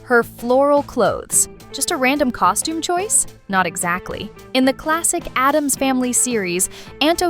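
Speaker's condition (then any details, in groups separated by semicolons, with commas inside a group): No condition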